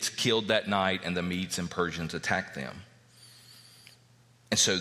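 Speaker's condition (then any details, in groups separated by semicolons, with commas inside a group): No condition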